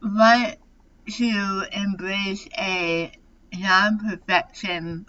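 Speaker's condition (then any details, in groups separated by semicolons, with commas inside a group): Tongue cancer surgery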